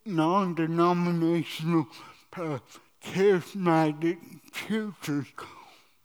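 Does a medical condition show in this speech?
Yes: cerebral palsy; doctors predicted no walking or talking.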